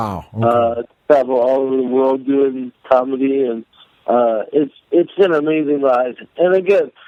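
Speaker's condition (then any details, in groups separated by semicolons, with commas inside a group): Cerebral palsy; may sound drunk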